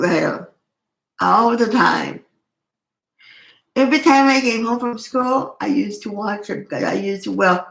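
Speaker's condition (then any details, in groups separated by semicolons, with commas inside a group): Cerebral palsy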